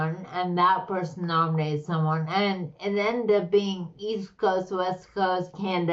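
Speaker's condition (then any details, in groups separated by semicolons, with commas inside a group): Slurred speech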